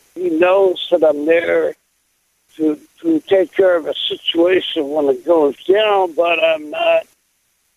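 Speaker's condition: Stroke; stroke at age 75; apologizes for presentation of speech after stroke, asks listeners to look for substance

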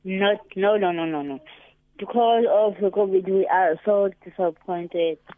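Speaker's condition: Cerebral palsy; cerebral palsy from birth

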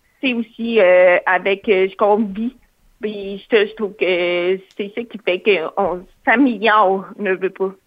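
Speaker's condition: Hearing loss, cochlear implant; hard of hearing, cochlear implant surgery at age four

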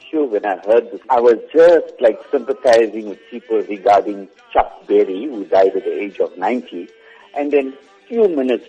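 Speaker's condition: No condition

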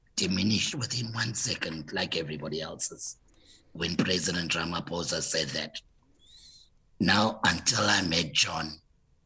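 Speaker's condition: Total laryngectomy; total laryngectomy for rare laryngeal cancer, suspected chondrosarcoma, surgeon Dr. Ismail, five operations, 24 days ICU; no natural voice, earlier Stephen Hawking-like voice, prior huskier voice, spasmodic dysphonia diagnosed

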